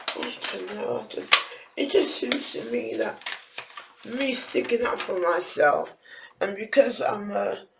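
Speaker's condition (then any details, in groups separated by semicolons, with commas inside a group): Facial palsy; can barely hear own speech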